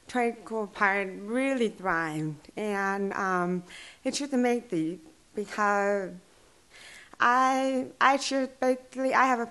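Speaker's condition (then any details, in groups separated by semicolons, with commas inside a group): Deaf and hard of hearing; since childhood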